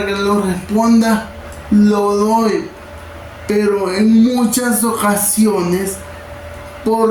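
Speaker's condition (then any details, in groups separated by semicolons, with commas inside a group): Cerebral palsy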